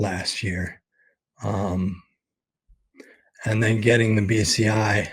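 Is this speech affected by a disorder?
Yes: ALS; expects to lose voice very soon.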